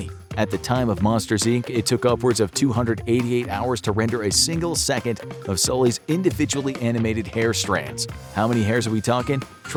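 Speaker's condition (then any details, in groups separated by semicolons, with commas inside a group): No condition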